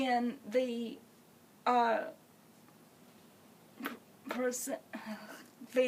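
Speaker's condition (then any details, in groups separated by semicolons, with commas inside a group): Cerebral palsy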